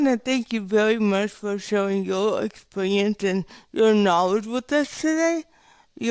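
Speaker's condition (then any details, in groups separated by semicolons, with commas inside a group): Cerebral palsy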